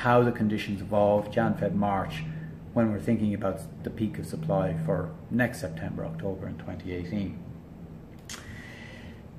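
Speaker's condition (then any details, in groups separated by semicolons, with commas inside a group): No condition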